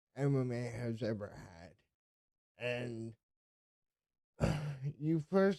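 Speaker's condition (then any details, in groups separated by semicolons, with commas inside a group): Cerebral palsy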